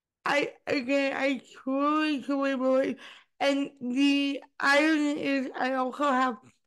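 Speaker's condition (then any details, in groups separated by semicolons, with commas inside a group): Cerebral palsy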